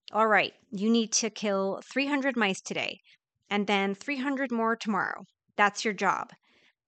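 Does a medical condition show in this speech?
No.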